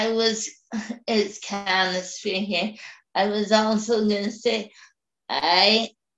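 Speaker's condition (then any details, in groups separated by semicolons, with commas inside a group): Cerebral palsy; birth oxygen deprivation, from birth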